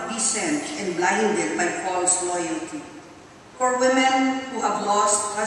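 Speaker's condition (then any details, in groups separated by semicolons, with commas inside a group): No condition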